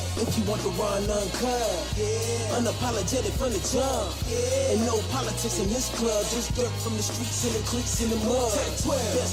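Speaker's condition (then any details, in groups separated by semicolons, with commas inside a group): No condition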